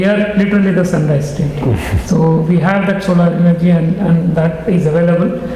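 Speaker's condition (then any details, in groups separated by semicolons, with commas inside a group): No condition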